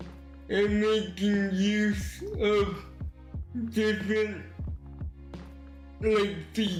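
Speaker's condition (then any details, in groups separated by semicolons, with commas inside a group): Cerebral palsy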